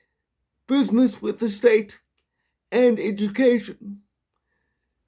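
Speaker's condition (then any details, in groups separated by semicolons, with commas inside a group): Quadriplegic cerebral palsy, severe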